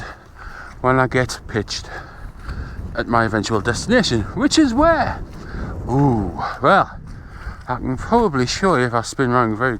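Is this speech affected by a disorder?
No.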